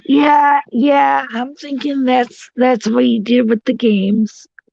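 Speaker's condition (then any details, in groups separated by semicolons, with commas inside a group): Cerebral palsy; tracheotomy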